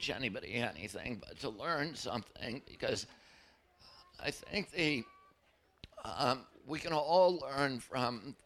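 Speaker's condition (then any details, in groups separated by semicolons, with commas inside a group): Spasmodic dystonia; voice trembles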